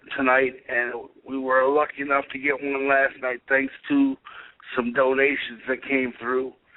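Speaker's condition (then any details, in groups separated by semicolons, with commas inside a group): Cerebral palsy; severe muscle spasms, spastic legs, uses wheelchair; medical marijuana, morning spasticity, stands briefly to transfer, frequent falls; able to speak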